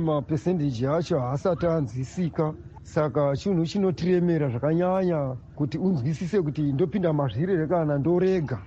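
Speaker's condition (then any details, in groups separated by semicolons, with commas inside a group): No condition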